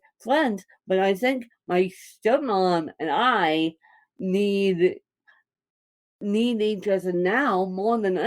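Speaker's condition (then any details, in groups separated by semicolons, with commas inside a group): Cerebral palsy, mixed, moderate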